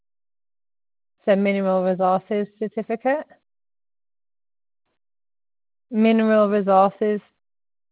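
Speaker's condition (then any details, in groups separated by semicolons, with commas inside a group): No condition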